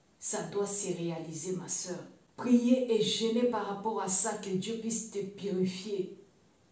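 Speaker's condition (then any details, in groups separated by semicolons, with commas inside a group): No condition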